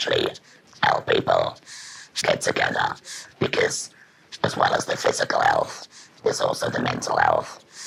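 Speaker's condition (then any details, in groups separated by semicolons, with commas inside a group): Laryngectomy after larynx cancer; larynx cancer recurred, laryngectomy, voice box removed; cancer-free, ongoing rehabilitation, about six years since diagnosis; voice change was early symptom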